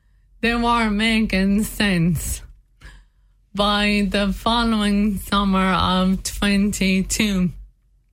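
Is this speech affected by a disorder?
Yes: motor neurone disease; diagnosed by elimination at hospital in Limerick, began with fatigue and struggling with physical tasks; very limited hand use, hands worst affected, difficulty eating, walking limited but still tries.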